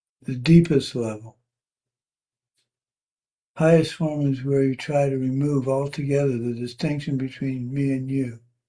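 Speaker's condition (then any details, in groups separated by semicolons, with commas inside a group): Parkinson's; tremor varies day to day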